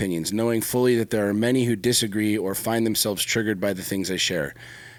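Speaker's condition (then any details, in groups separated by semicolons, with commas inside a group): No condition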